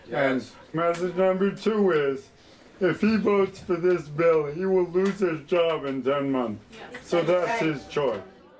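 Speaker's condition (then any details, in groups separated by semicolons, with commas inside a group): ALS; voice less melodious than before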